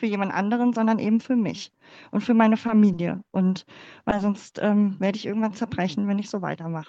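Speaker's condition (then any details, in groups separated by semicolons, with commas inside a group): Cleft palate; congenital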